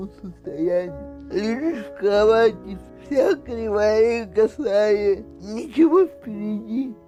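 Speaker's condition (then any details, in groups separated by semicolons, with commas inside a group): Cerebral palsy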